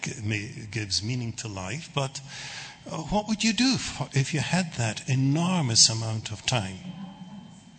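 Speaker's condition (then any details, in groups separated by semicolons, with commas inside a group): No condition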